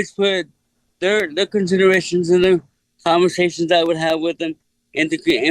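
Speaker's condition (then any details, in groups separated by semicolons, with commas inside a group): Cerebral palsy; speech unaffected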